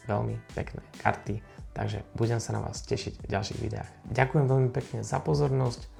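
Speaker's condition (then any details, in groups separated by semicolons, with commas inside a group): No condition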